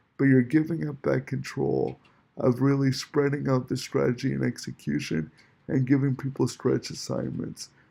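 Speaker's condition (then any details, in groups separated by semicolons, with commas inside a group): Cerebral palsy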